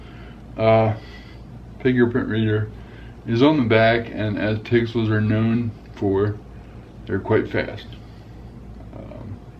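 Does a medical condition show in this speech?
Yes: cerebral palsy; affects gait and walking.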